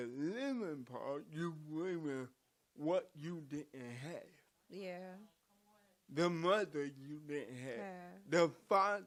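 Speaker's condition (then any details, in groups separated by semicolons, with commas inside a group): Cerebral palsy; from birth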